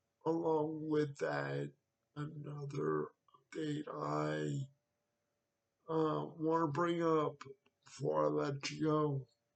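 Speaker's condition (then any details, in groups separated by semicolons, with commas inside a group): Cerebral palsy; wheelchair, needs transfer help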